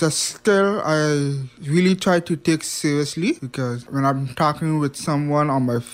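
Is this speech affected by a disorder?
Yes: hearing impairment; past speech impediment; hearing not too great; past speech impediment improved with much practice, listening needs much focus.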